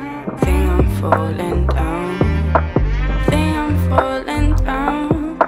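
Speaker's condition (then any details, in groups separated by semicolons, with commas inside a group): No condition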